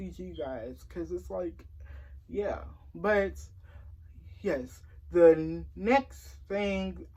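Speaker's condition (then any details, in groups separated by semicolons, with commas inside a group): Cerebral palsy; since early childhood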